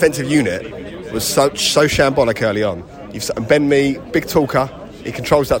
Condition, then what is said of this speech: None; typical speech.